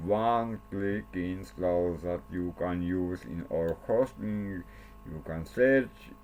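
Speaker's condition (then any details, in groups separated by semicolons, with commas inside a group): Cerebral palsy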